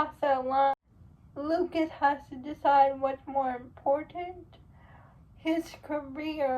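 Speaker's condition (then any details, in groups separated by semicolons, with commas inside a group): Cerebral palsy; uses wheelchair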